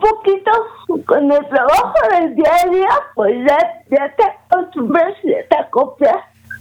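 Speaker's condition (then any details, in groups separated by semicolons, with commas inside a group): Cerebral palsy; diagnosed age 18-19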